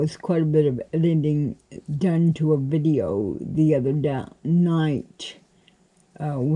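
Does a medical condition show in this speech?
Yes: cerebral palsy.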